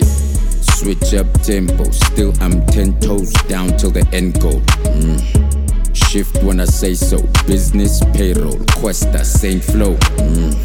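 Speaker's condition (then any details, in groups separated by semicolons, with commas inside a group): No condition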